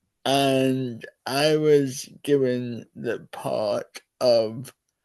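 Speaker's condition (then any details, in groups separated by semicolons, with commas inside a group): Cerebral palsy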